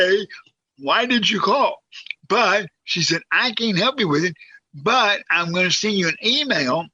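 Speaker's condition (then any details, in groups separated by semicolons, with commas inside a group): Cerebral palsy; quadriplegic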